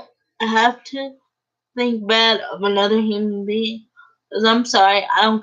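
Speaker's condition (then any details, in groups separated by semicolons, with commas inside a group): Cerebral palsy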